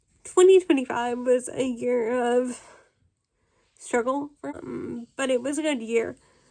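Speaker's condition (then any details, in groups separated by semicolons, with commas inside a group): Cerebral palsy, spastic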